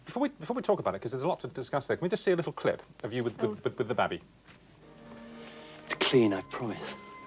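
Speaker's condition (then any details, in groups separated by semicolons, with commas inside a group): No condition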